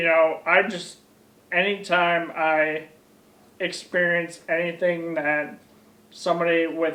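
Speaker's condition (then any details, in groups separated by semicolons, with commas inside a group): ALS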